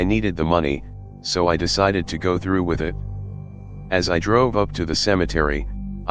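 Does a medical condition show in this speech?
No.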